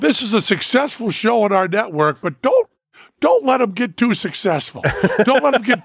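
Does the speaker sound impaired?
No.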